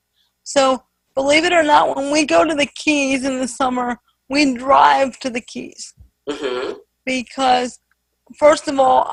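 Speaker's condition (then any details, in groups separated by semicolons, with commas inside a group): Spastic quadriplegic cerebral palsy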